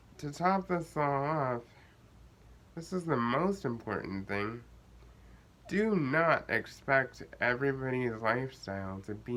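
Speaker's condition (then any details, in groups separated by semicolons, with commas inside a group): Cerebral palsy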